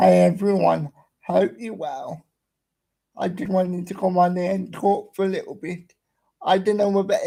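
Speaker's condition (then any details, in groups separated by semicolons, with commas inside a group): Cerebral palsy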